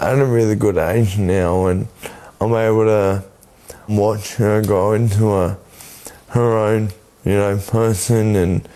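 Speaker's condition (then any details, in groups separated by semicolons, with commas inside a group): Motor neurone disease; diagnosed at age 30, progressive; recently diagnosed, worsening since November; speech affected by progression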